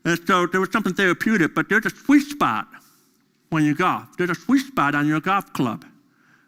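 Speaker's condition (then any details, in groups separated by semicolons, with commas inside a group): Deafness; deaf during school years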